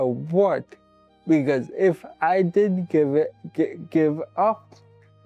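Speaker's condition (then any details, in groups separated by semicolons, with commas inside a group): Cerebral palsy; from birth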